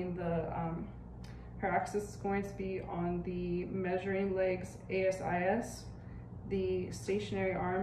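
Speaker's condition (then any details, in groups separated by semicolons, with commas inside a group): No condition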